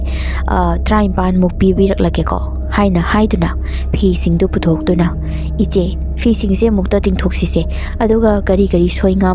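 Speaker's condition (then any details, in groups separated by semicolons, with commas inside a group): No condition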